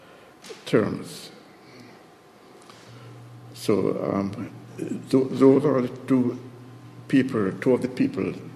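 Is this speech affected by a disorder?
Yes: stuttering; since childhood, severe in childhood, stamped hard to get words out, blocked in school; not overcome, attended hospital stuttering group with speech pathologists; stutters more when tired or not eating, more fluent after high protein food, substitutes impossible words; here repeated sounds.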